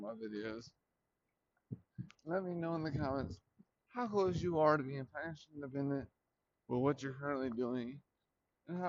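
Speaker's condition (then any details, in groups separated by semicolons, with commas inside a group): Traumatic brain injury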